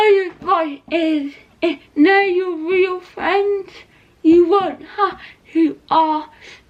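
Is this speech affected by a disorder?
Yes: cerebral palsy; not quadriplegic.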